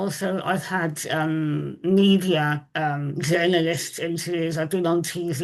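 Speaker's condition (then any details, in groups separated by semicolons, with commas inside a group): Moebius syndrome facial paralysis, congenital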